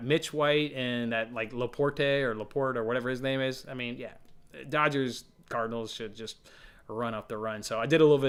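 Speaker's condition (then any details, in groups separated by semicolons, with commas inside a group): No condition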